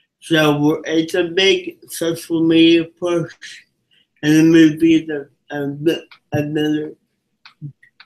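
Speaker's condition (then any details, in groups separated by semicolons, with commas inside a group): Cerebral palsy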